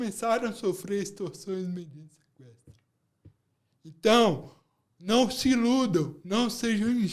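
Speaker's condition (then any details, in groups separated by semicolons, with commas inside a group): Cerebral palsy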